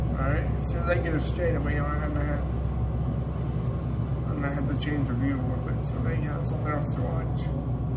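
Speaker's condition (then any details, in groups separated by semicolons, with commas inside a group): Cerebral palsy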